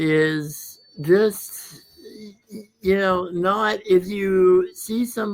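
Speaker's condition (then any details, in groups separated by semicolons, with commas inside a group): Muscular dystrophy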